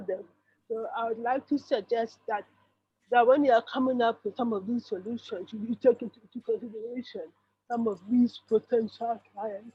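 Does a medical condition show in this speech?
Yes: cerebral palsy.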